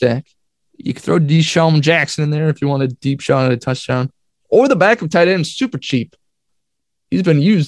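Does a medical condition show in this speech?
No.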